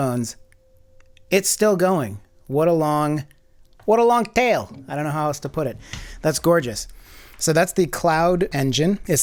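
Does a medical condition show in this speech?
No.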